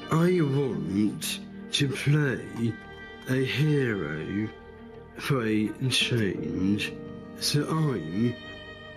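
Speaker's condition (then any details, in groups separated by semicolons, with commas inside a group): Down syndrome; told when very young would never read or speak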